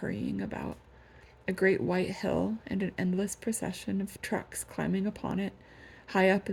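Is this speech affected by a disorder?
No.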